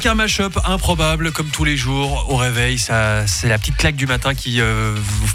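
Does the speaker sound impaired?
No.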